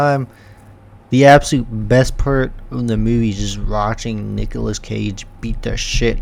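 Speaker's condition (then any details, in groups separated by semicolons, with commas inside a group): No condition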